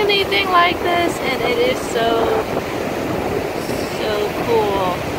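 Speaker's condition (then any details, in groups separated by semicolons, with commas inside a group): No condition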